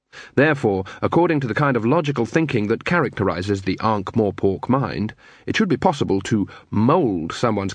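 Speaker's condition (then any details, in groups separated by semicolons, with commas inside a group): No condition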